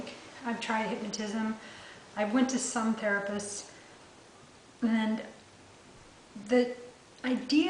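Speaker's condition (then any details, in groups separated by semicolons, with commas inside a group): No condition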